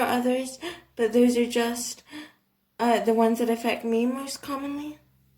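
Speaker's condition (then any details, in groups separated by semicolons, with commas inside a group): Cerebral palsy, athetoid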